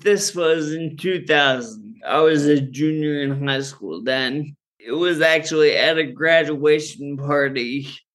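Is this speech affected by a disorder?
Yes: Friedreich's ataxia; genetic neuromuscular condition from birth, normal childhood, slowly worsening, diagnosed sophomore year of college.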